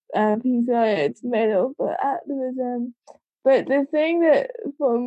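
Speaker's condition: Cerebral palsy; congenital, from birth, age 25

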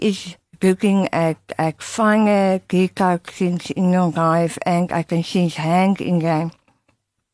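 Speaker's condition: Tongue removal for cancer; two surgeries, 8-hour resection with skin graft free flap reconstruction, small back part left; about 20 years since onset, speech audibly changed per host, can swallow without feeding tube; relearned speaking from scratch with speech therapist, could not speak after surgery, remaining tongue enables swallowing

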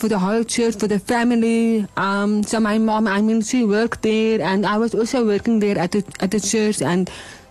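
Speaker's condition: Hearing loss; deaf, bilateral cochlear implants, first received in Worcester, Cape Town, second two years later; learned early to speak like hearing person, mother bonita drew out language, not natural

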